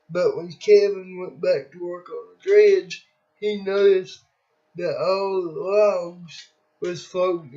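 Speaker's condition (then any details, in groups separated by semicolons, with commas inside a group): Cerebral palsy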